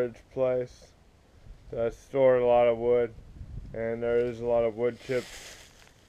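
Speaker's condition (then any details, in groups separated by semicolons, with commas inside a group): Cerebral palsy; spastic, affects walking and legs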